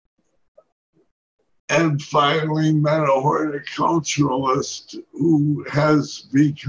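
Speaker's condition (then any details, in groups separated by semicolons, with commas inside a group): Parkinson's disease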